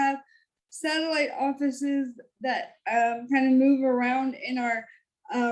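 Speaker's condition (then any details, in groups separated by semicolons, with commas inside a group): Cerebral palsy; from birth, wheelchair user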